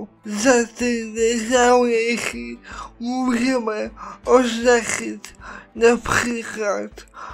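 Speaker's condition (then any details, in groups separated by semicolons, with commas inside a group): Cerebral palsy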